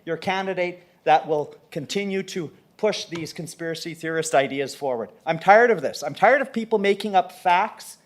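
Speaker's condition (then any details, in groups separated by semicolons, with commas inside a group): No condition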